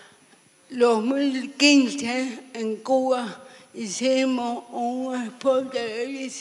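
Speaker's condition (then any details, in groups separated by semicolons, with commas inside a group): Severe cerebral palsy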